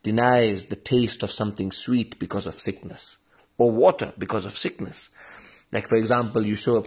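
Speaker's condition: No condition

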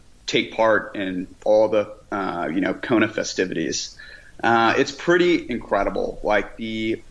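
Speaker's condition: No condition

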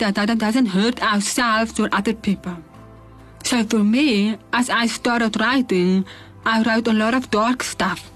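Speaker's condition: Hearing loss with cochlear implants, severe; 97% hearing loss, struggled to understand in hearing school growing up; learned early to speak like hearing person, mother bonita drew out language, not natural

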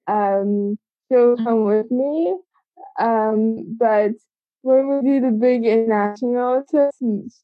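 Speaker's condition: Cerebral palsy; congenital

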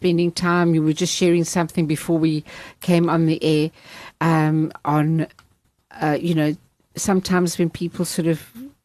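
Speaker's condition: No condition

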